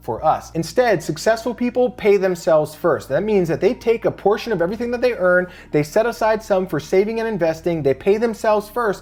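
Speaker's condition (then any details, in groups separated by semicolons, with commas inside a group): No condition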